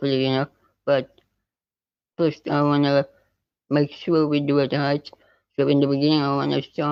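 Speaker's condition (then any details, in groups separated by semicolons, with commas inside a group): Spinal muscular atrophy type 2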